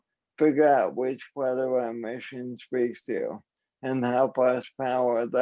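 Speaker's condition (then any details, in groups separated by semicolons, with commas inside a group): ALS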